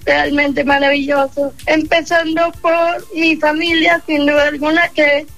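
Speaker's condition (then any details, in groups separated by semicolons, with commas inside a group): Cerebral palsy; from birth, motor only, affects balance and mobility, cognition unaffected; fluent speech affected since early childhood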